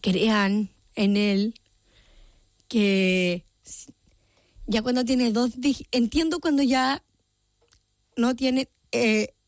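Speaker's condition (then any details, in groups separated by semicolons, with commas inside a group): Down syndrome; genetic condition; age 30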